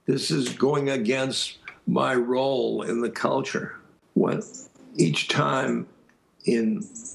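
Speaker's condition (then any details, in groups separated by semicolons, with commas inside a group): Aphasia; aphasia after stroke; speech stops, and things like that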